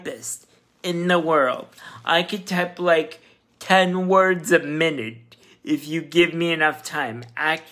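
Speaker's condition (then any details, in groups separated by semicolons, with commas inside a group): Cerebral palsy, spastic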